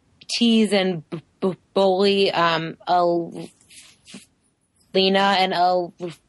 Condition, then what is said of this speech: Stuttering. Yeah, so we hear that your stuttering hasn't been the same.